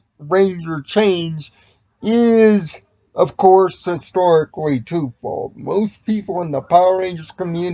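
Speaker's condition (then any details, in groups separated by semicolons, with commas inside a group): Cerebral palsy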